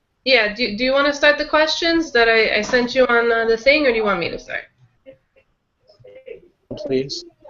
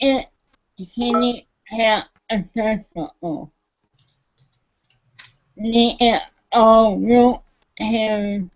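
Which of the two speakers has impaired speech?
The second: cerebral palsy; taking medication.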